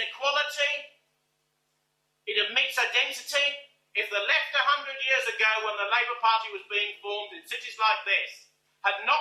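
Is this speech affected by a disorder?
No.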